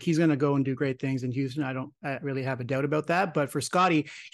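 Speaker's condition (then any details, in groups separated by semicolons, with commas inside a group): No condition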